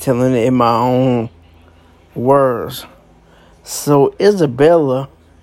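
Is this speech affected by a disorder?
Yes: cerebral palsy; able to walk, able to talk.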